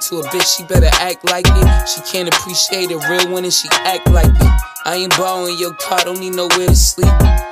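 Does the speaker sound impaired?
No.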